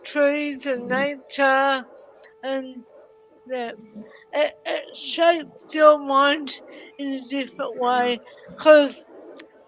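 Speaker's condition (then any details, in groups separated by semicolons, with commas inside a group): Cerebral palsy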